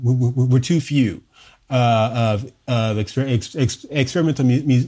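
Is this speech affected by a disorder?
Yes: stutter; stutter began in childhood, raised in Oahu Hawaii, linked to witnessing domestic violence, mother and her brothers stutter; ongoing stutter; speaking felt as continual rupture, stutter heard by workshop and concert audiences; here repeated sounds, prolonged sounds.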